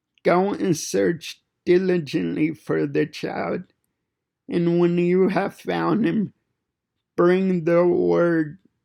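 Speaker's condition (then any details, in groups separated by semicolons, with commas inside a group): Cerebral palsy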